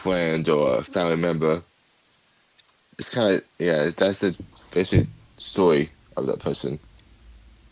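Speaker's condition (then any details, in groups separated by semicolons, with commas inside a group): Cerebral palsy; past speech therapy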